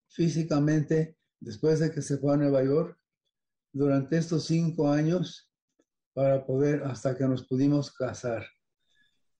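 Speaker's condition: Parkinson's disease; onset 12 to almost 13 years ago, age 93, dopamine pills, affects smell, taste, balance, body rigidity

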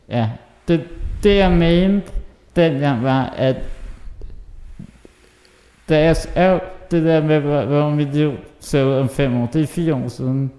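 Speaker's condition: Muscular dystrophy (muskelsvind); hereditary, recessive, both parents carry gene fault, has helper, does not eat neatly

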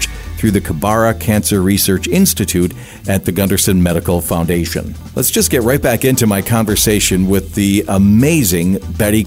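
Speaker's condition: No condition

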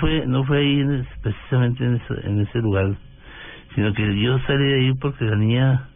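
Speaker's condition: Parkinson's disease; Parkinson's disease present on return to Bogota, tremor, stooped posture at times, weakness; voice trembles at times, neurologist-prescribed walking, running and tennis; voice sometimes trembles, sometimes intelligible, sometimes not understood at all

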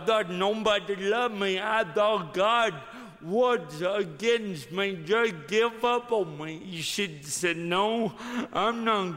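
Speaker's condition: Cerebral palsy, severe; speech impediment, talks funny, distinctive rhythm of delivery, understandable once listener adjusts

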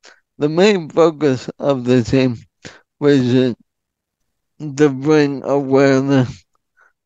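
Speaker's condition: ALS; frequent throat clearing

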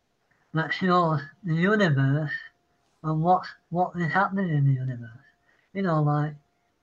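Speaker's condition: Parkinson's; citing Parkinson's

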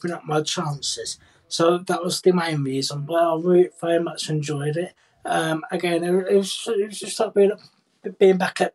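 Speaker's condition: Cerebral palsy, profound hearing loss; born three months premature, boccia class BC5 formerly BC2; speaks clearly and well, no longer signs, most BSL forgotten; speaks clearly despite deafness, BSL first language, primary school speech and language therapy

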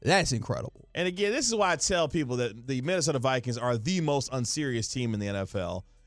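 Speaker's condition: No condition

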